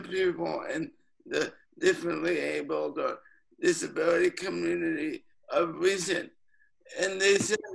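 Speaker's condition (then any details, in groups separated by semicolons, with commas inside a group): Cerebral palsy; lifelong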